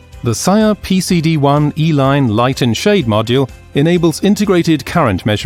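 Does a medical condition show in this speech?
No.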